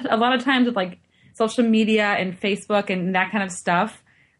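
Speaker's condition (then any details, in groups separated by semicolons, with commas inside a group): No condition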